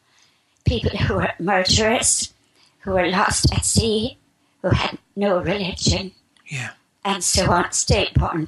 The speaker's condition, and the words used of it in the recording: Spasmodic dysphonia. May I first say that I had spasmodic dysphonia for the past 3 years, which means it's a strangulation of the esophagus.